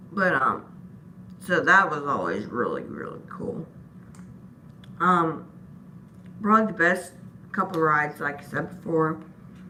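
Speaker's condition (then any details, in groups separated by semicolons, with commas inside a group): Disability causing slurred speech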